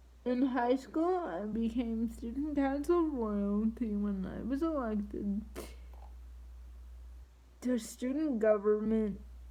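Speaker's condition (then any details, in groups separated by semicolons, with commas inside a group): Triplegic cerebral palsy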